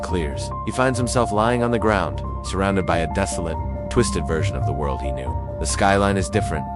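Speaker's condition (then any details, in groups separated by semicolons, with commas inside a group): No condition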